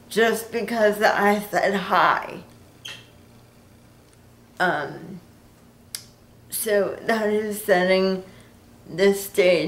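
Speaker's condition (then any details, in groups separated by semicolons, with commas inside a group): Cerebral palsy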